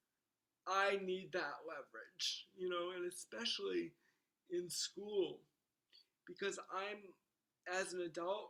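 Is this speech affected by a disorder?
Yes: cerebral palsy; wheelchair.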